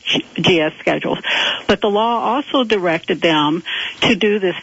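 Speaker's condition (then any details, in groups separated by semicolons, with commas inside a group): No condition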